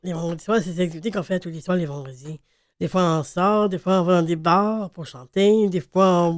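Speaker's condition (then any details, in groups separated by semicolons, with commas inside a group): Down syndrome (trisomy 21); extra chromosome on 21st pair, with intellectual disability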